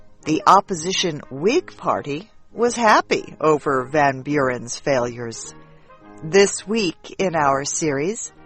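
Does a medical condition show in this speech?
No.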